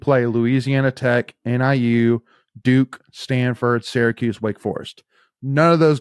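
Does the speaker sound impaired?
No.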